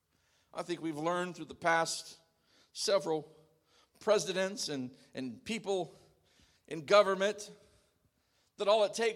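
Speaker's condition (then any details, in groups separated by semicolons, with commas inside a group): No condition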